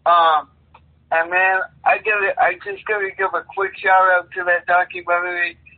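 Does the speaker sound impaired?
Yes: cerebral palsy.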